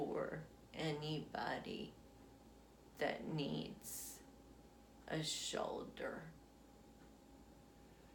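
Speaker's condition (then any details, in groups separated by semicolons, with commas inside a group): Essential tremor; affects legs as well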